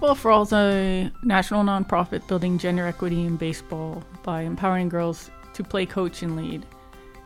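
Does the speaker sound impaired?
No.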